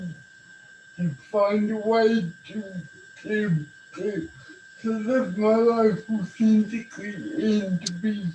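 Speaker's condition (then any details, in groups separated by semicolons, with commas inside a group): Cerebral palsy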